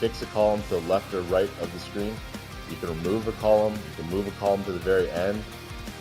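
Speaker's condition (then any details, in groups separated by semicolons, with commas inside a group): No condition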